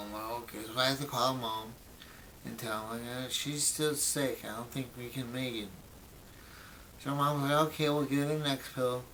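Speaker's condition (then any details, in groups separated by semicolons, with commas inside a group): Brain injury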